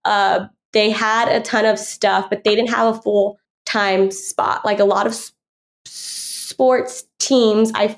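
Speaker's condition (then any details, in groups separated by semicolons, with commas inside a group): Stuttering; present since at least college; stutter could be edited out of on-air recordings, early doubts about speaking roles; blocks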